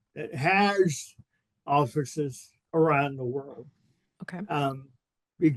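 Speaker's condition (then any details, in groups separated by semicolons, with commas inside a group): Cerebral palsy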